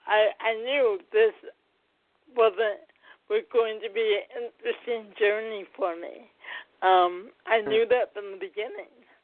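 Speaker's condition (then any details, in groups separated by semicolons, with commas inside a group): Cerebral palsy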